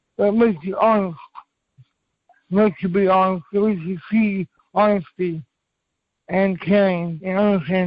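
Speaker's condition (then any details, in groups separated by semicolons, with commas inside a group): Cerebral palsy; from birth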